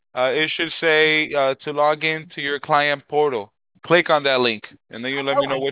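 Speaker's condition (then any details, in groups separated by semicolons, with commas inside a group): No condition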